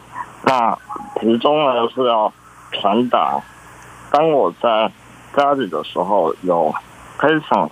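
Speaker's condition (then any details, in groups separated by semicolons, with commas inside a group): Congenital muscular dystrophy; gradually losing strength, pen handwriting difficult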